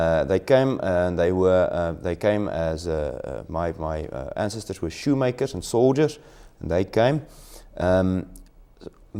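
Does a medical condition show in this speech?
No.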